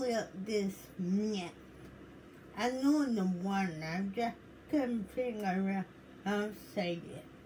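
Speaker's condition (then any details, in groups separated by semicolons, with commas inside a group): Cerebral palsy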